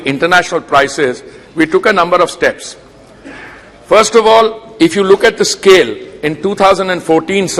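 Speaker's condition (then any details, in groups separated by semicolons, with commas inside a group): No condition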